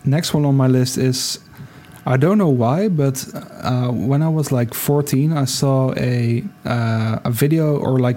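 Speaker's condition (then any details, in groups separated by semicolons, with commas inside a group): No condition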